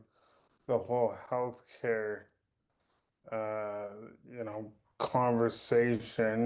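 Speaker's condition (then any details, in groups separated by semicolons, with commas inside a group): Cerebral palsy; since birth, birth complications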